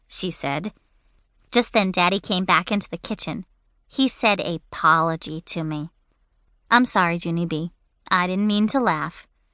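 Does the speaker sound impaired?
No.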